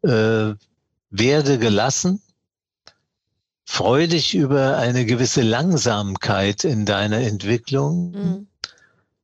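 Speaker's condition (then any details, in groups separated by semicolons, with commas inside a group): Parkinson's disease; mild course, ongoing tremor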